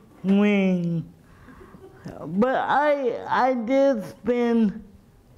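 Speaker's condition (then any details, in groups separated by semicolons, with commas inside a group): Cerebral palsy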